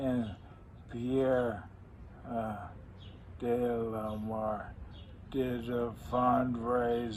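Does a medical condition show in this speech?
Yes: ALS; six years since diagnosis, slow progression, wheelchair, cannot walk.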